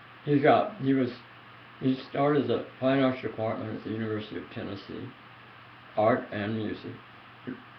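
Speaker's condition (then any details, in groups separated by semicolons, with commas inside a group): Tongue cancer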